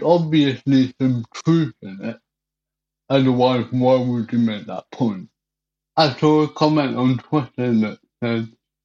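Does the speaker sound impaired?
Yes: cerebral palsy; birth complications, breathing stopped, cesarean, incubator, walked fine until 5, then physiotherapy, walking frame, wheelchair; sometimes mistaken for drunk or on drugs, cannot drink from glass, uses straw, blowing breathalyzer hard.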